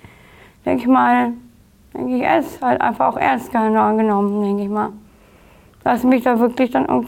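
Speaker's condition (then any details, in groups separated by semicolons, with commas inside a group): Down syndrome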